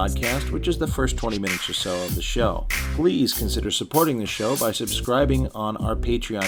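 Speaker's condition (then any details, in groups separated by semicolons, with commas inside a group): No condition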